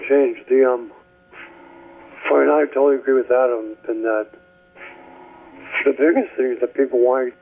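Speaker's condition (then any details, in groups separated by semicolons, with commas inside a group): ALS; speech getting worse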